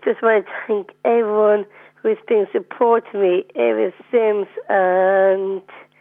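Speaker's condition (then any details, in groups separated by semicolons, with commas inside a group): Down syndrome; 29 years old; speaking by telephone on radio, first radio interview; sounds happy and bubbly per host, mostly short answers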